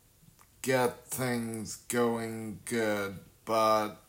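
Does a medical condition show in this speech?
Yes: traumatic brain injury; traumatic brain injury about 38 to 39 years ago; slower speech due to brain injury.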